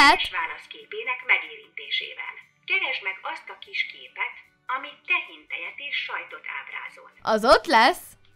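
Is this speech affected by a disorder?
No.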